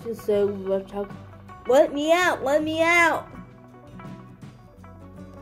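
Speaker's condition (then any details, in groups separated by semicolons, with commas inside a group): Cerebral palsy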